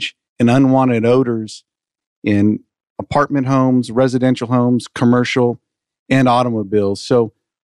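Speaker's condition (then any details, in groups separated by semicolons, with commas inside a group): No condition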